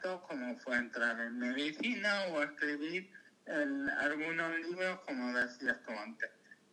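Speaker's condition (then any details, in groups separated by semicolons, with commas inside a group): Cerebral palsy; lifelong physical motor disability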